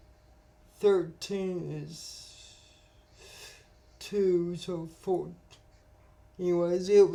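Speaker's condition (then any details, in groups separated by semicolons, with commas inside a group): Cerebral palsy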